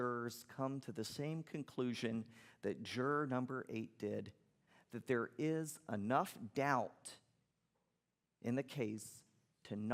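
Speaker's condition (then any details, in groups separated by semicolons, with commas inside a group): No condition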